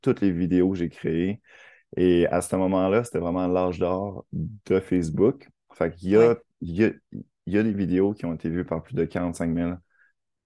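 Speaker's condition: Stuttering; lives with stuttering; blocks somewhat when speaking, attributed to capricious vocal cords; repeated sounds

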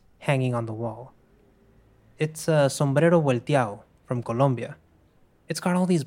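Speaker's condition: No condition

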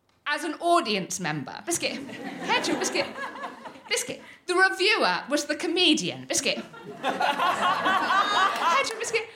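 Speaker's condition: Tourette's syndrome; neurological, uncontrollable motor and vocal tics, wheelchair user, cannot stand; frequent shouted vocal tics, involuntary swearing, random phrases, cannot stay on script

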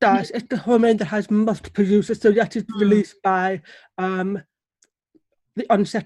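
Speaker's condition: Deafness; relies on lip reading

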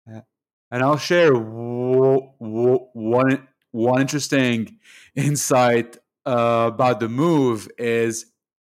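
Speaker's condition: Stuttering; stutter since birth, neurological basis, speech therapists in Lebanon childhood to teens, psychologist at 16-17; adult, still stutters audibly, controls stutter with breathing technique learned in UK; stutter much worse before, affects only speaking, not reading or writing, long avoided speaking; repeated sounds, prolonged sounds, blocks

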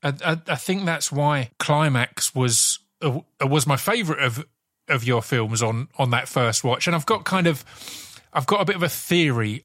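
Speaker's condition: Stammer; stammer since childhood, attributed to almost dying as a child; stammer still present; repeated sounds, repeated words

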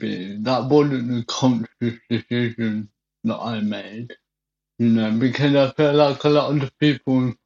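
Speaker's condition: Cerebral palsy; wheelchair

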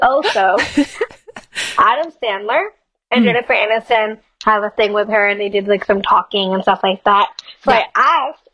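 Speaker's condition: Down syndrome; age 21

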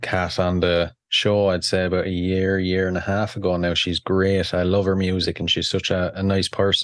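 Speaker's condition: No condition

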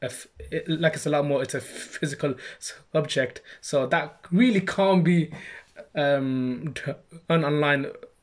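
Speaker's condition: Stammer; stammer since childhood, spoke little when young to hide it; age 26, ongoing stammer; struggles to say own name, slow to get out, less stammering with put-on Birmingham accent or exaggerated speech; prolonged sounds, blocks

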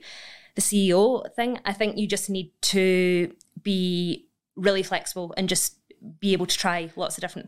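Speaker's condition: Stammer; childhood stammer, childhood speech language therapy unhelpful, told no cure, once couldn't say own name; stammer worse over last few months, linked to stress, tension and poor breathing; struggles with some words, plans words ahead, rephrases around feared words, many say they don't notice it; prolonged sounds

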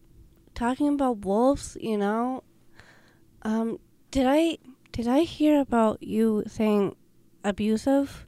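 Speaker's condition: Down syndrome; present since birth, known since infancy, also hard time breathing

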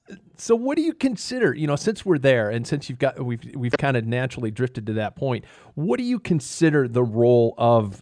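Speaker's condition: No condition

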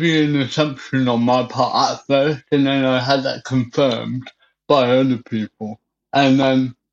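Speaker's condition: Cerebral palsy; wheelchair

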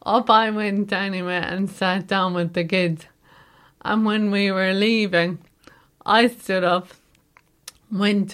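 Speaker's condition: Motor neuron disease; needs to hold on to someone everywhere, physically well otherwise, pain at times, comes and goes

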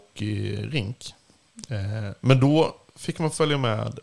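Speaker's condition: No condition

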